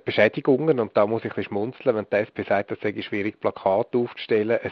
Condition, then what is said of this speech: No condition.